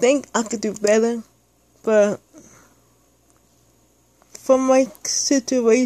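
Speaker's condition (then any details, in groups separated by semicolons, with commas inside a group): Speech impairment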